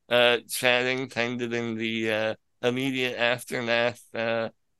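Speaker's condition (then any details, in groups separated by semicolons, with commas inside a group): Spinal muscular atrophy; wheelchair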